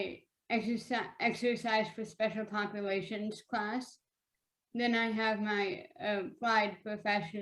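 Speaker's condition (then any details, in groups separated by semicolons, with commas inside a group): Speech apraxia; hard to send messages to speech muscles, sounds slow, unclear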